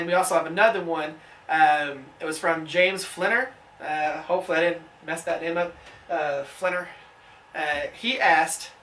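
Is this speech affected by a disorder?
No.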